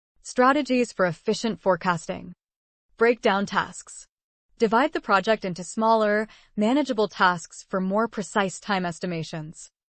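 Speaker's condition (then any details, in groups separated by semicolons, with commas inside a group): No condition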